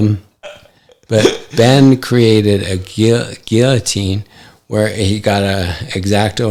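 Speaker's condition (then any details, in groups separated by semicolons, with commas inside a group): ALS; affects hand function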